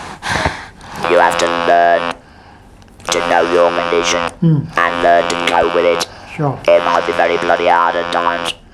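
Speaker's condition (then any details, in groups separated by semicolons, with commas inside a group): Laryngeal cancer with laryngectomy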